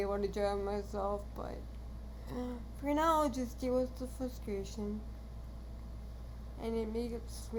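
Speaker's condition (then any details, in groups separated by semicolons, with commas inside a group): Cerebral palsy, dystonic hemiplegia; since birth, dystonic type; needs walking assistance, no wheelchair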